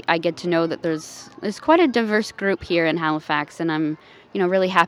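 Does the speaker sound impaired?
No.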